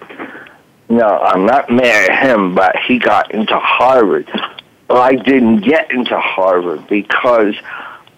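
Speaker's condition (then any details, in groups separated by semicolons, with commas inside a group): Voice box damage from tracheostomy; fire at 30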